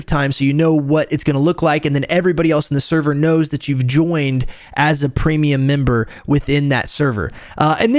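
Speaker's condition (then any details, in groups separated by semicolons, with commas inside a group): No condition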